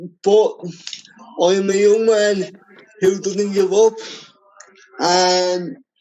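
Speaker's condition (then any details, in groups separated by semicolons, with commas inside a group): Cerebral palsy; wheelchair user since childhood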